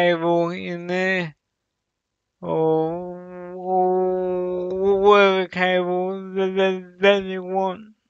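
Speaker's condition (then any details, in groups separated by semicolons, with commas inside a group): Cerebral palsy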